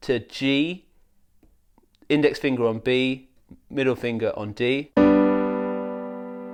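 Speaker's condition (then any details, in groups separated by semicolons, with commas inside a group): No condition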